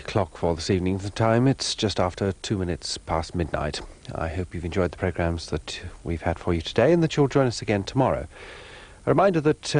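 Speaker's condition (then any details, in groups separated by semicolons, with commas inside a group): No condition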